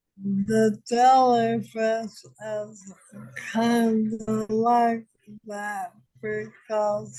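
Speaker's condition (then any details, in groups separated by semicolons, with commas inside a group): ALS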